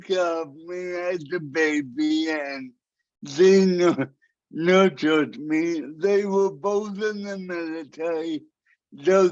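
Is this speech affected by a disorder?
Yes: cerebral palsy.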